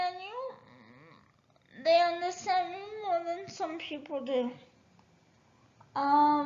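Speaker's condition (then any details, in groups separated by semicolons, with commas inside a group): Cerebral palsy; cerebral palsy, uses patient lift for transfers; hippotherapy with side walkers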